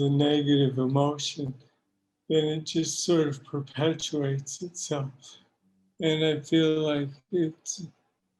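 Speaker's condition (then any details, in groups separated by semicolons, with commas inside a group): Parkinson's disease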